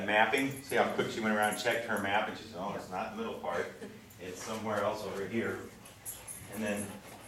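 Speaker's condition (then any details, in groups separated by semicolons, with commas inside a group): No condition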